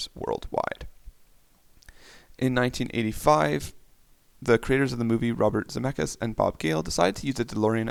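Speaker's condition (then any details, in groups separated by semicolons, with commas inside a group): No condition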